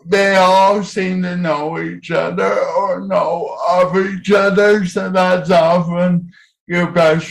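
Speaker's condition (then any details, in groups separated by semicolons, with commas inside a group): Cerebral palsy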